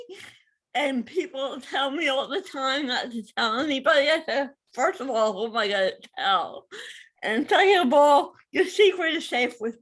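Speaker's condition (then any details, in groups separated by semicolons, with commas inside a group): Cerebral palsy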